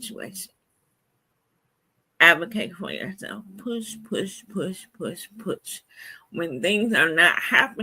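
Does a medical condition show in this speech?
Yes: cerebral palsy; spastic triplegia, right side, severe lower-limb spasticity, mainly wheelchair.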